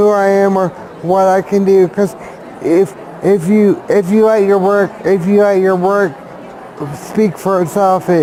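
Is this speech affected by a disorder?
Yes: cerebral palsy.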